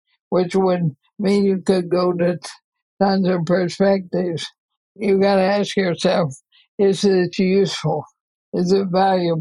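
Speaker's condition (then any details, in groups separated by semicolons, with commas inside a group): ALS; gasping while speaking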